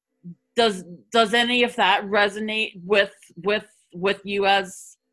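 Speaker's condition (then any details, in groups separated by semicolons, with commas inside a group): Stuttering; covert stuttering upwards of 35 years, hiding tricks stopped working, then open stuttering; stutters less when presenting to a group or audience; formerly avoided speaking situations, speechless at first self-help group meeting, said name and stutter by fourth or fifth; repeated words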